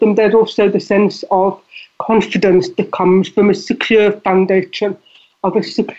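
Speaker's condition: Deafness; relies on lip reading

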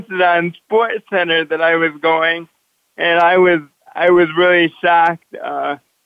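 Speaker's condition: Cerebral palsy; walks with walker

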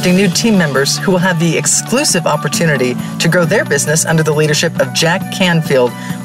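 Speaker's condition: No condition

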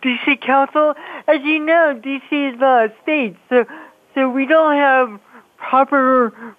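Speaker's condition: Cerebral palsy; congenital, diagnosed age 2, impacts movement and speech, partially deaf left ear, part c speech therapy; speech affected by cerebral palsy

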